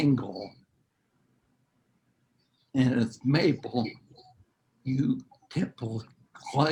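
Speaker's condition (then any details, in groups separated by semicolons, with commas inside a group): Neurological disease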